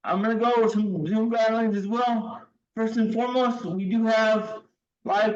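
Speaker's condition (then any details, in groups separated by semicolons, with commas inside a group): Cerebral palsy, severe; wheelchair user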